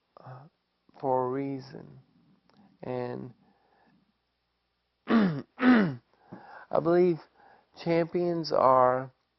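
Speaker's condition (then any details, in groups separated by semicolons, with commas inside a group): ALS; after diagnosis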